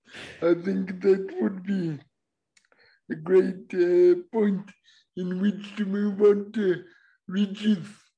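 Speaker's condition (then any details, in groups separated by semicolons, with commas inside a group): Cerebral palsy; uses wheelchair for getting around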